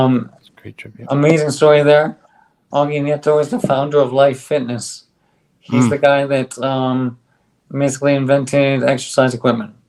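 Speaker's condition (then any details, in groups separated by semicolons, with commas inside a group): ALS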